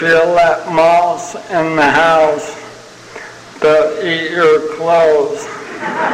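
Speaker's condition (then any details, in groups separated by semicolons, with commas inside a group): ALS (Lou Gehrig's disease); young onset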